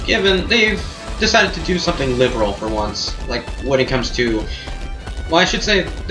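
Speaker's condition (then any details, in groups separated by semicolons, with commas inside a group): No condition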